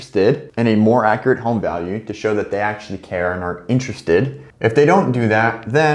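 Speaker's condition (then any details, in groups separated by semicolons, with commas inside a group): No condition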